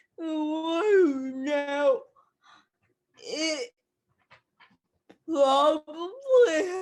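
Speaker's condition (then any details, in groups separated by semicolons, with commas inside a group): Cerebral palsy; speech affected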